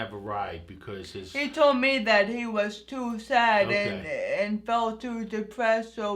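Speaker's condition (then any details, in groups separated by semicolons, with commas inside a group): Anoxic brain injury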